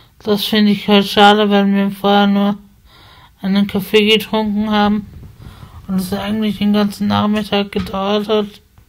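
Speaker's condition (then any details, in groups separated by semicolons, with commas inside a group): Spasticity from birth; multiple sclerosis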